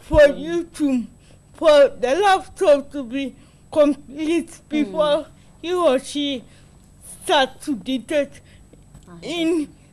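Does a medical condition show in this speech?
Yes: cerebral palsy; involuntary body movements.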